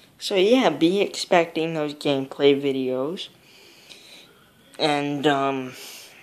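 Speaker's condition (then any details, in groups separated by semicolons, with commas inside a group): Cerebral palsy, mild; teeth pulled, hip double osteotomy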